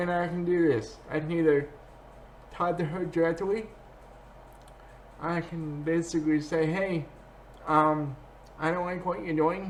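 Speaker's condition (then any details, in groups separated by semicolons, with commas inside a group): Cerebral palsy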